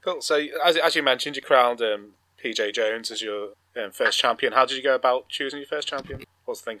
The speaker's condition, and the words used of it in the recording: No condition.